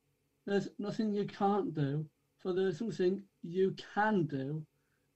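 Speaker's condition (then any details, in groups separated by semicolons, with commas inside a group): Down syndrome; from birth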